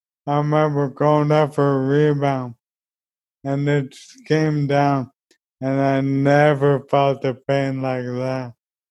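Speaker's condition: ALS; toileting help

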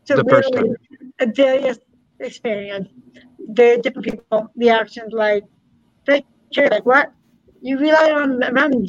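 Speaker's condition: Hard of hearing, cochlear implant; does very well with implant, voicing sign language interpretation for deaf team

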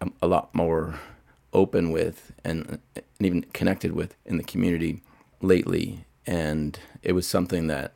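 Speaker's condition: Stutter; lifelong stutter, stuttered when called on to read in fourth and fifth grade; stuttering with clicks, pauses and ums, mostly edited out of podcast, sometimes left in; repeated sounds

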